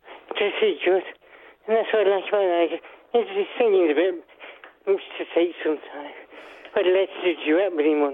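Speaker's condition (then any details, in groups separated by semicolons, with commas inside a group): Parkinson's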